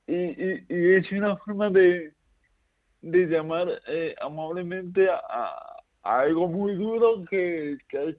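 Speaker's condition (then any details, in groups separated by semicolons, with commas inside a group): Cerebral palsy; mainly physical effects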